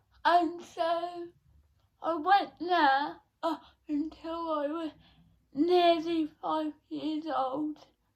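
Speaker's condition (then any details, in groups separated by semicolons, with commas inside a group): Cerebral palsy; not quadriplegic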